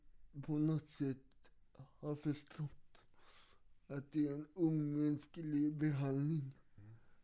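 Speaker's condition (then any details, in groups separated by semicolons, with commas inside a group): Cerebral palsy; once walked ten kilometres in one day without wheelchair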